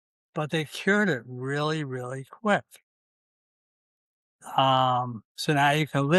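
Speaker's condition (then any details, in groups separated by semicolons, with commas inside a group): ALS, C9 mutation; limb onset in fingers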